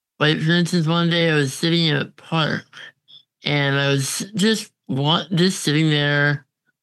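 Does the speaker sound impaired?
Yes: congenital muscular dystrophy; diagnosed at 6 months, chronically physically disabled, doctor predicted inability to thrive; uses ventilator, goes out downtown independently with ventilator.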